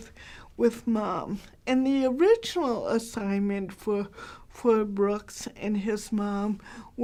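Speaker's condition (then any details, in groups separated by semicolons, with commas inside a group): Cerebral palsy, mild; hard to understand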